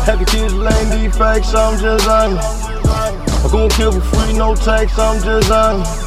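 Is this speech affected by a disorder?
No.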